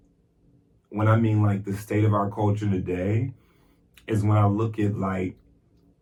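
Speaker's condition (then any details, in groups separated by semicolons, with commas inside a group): No condition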